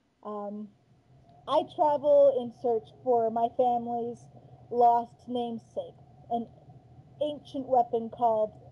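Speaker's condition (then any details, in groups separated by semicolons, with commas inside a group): No condition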